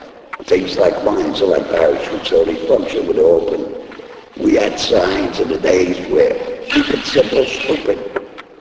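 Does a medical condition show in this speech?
Yes: laryngectomy; still talking after voice box removal.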